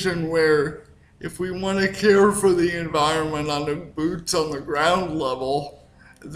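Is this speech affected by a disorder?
Yes: cerebral palsy; speaks slower at times.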